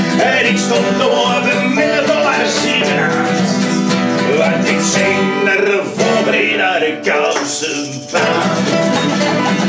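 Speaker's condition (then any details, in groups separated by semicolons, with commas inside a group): No condition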